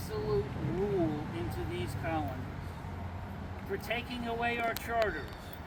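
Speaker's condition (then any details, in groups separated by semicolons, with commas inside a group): No condition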